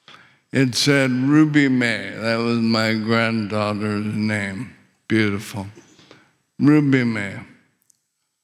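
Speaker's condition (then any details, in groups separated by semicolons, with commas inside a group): ALS; swallowing difficulty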